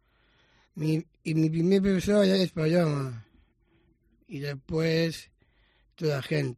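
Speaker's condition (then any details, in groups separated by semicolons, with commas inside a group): Down syndrome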